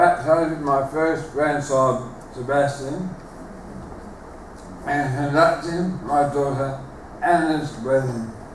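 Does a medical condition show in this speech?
Yes: motor neuron disease, bulbar onset; onset in the mouth.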